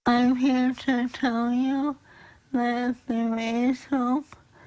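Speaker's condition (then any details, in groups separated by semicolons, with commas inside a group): ALS; still able to speak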